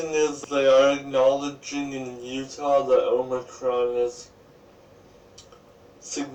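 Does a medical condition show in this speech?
Yes: cerebral palsy.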